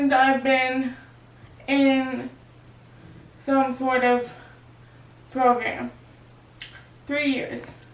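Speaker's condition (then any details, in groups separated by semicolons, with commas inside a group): Cerebral palsy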